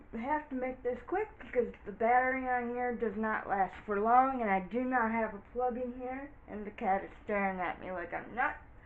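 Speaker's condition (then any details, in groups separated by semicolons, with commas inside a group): Cerebral palsy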